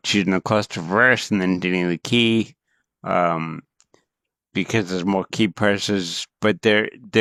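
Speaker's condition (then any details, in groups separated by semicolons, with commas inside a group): Cerebral palsy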